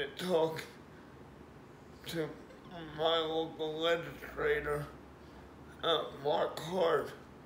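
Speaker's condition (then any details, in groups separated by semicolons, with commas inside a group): Cerebral palsy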